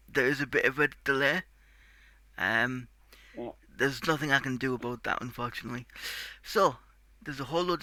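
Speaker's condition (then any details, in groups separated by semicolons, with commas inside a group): Cerebral palsy; tight muscles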